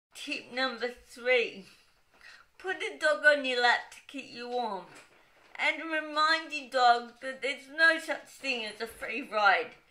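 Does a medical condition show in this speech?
Yes: cerebral palsy, dystonic.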